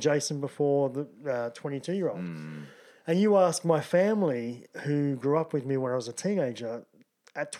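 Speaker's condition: Cleft palate; teeth and braces completed at age 21

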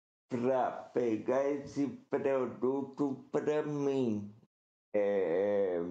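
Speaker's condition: Cerebral palsy; present from birth

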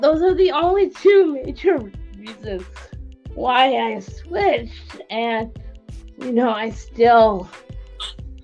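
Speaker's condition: Cerebral palsy; quadriplegic

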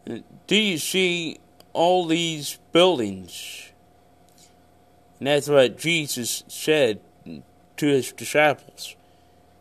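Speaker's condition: Cerebral palsy; born with condition

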